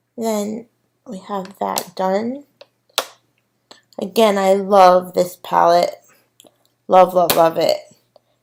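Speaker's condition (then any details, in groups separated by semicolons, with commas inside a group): Cerebral palsy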